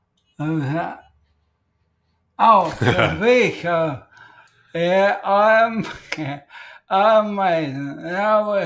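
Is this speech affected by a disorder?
Yes: ALS; voice may sound peculiar.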